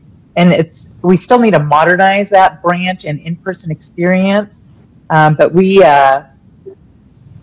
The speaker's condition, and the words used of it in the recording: No condition.